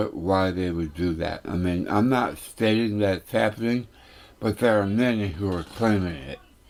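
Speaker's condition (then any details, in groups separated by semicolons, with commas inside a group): Tongue cancer; tongue tumor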